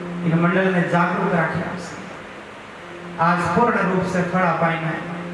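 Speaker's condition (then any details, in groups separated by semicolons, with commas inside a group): No condition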